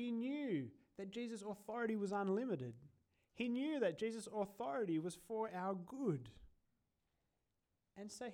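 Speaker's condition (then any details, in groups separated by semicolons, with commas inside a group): No condition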